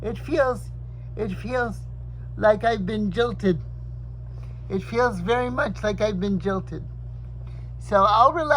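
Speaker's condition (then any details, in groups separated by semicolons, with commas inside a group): Cerebral palsy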